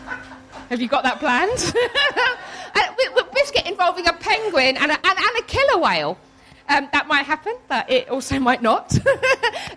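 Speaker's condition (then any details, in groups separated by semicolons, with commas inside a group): Tourette's syndrome; speech control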